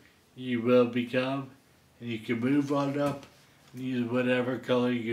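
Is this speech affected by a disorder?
Yes: Friedreich's ataxia.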